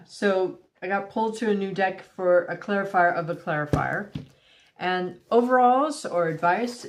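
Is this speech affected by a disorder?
No.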